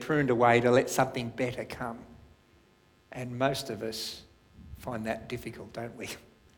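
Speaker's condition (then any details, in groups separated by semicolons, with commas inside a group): No condition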